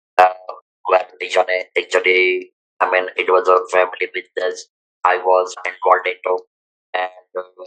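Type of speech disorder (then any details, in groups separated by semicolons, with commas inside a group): Electrolarynx speech; throat cancer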